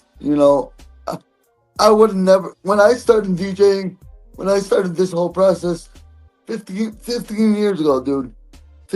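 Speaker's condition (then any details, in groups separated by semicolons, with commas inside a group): Cerebral palsy; present from birth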